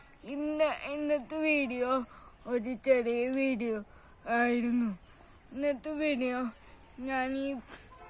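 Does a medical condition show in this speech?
Yes: cerebral palsy.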